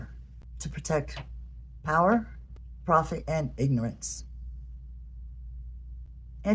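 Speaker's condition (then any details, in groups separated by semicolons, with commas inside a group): No condition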